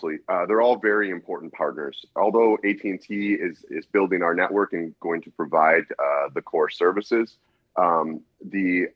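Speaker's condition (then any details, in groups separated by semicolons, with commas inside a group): No condition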